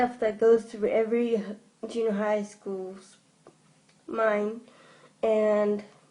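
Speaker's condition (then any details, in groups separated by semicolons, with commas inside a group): Cerebral palsy; from birth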